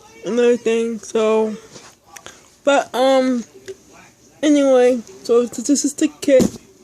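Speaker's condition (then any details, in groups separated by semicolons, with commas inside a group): Speech impairment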